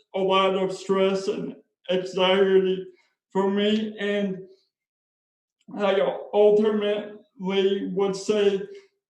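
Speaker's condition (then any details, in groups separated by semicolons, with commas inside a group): Spastic cerebral palsy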